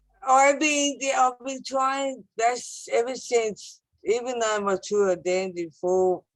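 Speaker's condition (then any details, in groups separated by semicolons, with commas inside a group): Acquired brain injury; traumatic brain injuries, car accident, congenital corpus callosum disorder; tires easily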